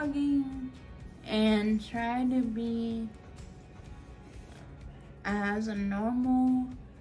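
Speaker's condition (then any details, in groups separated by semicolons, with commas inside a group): Friedreich's ataxia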